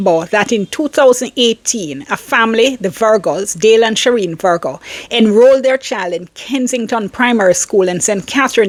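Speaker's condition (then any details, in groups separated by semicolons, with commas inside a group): No condition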